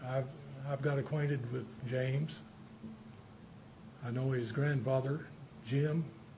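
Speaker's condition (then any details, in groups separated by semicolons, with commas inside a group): Parkinson's; a little shaky tonight, slowed down state; not speaking too fast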